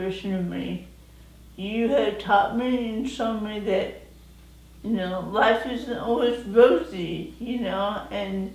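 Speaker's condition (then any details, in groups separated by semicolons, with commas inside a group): Cerebral palsy; present from birth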